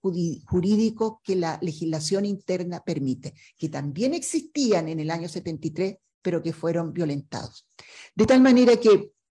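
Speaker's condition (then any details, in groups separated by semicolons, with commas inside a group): No condition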